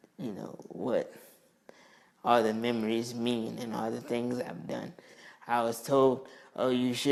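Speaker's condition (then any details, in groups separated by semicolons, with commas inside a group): Cerebral palsy; affects mobility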